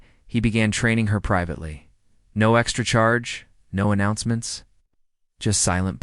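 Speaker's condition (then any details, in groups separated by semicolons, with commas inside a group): No condition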